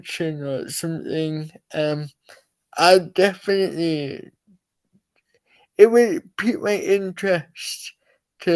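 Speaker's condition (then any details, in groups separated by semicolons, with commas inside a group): Cerebral palsy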